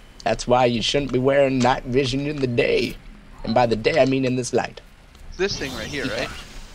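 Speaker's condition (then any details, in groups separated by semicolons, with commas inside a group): No condition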